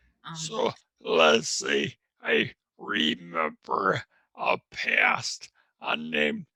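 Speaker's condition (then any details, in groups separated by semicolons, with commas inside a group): Traumatic brain injury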